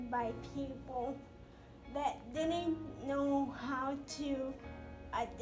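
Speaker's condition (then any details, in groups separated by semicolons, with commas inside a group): Cerebral palsy; present from birth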